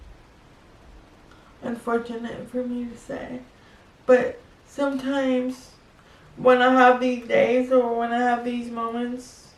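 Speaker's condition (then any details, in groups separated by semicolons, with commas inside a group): Cerebral palsy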